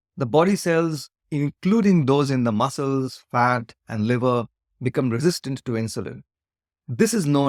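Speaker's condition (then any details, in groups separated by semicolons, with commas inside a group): No condition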